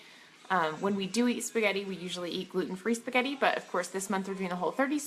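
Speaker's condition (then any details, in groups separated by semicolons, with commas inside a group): No condition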